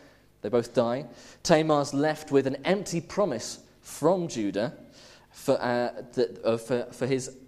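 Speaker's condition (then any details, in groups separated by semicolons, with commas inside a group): No condition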